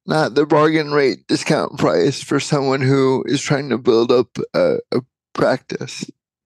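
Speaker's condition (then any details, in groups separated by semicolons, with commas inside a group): Cerebral palsy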